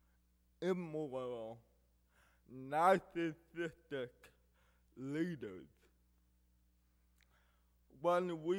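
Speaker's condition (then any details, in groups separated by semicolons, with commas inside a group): Cerebral palsy; affects hearing and speech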